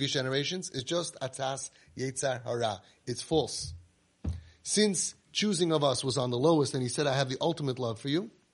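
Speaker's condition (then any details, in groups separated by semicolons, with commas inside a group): No condition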